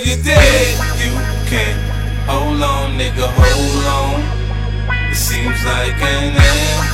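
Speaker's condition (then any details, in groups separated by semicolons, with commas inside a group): No condition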